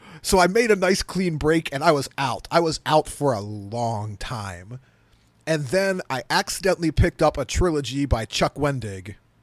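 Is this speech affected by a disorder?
No.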